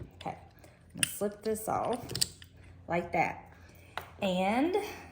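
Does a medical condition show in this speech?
No.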